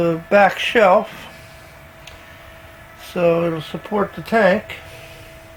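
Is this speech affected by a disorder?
No.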